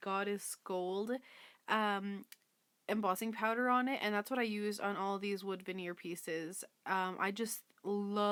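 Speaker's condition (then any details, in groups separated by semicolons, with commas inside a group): No condition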